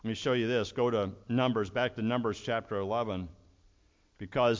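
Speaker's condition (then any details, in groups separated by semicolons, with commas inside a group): No condition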